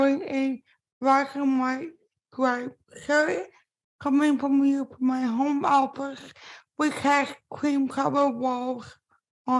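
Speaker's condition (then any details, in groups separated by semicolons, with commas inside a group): Spastic cerebral palsy; impaired speech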